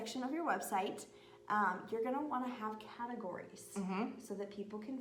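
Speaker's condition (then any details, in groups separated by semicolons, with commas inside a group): No condition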